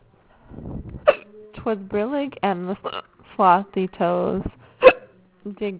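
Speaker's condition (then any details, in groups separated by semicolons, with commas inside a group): No condition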